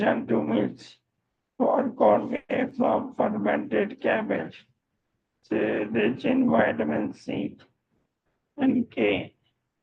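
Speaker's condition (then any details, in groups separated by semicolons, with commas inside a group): Motor neurone disease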